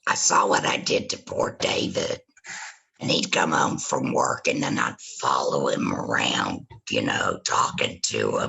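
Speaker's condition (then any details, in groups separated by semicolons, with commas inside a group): Laryngectomy after cancer; natural and singing voice lost, speaks with voice prosthesis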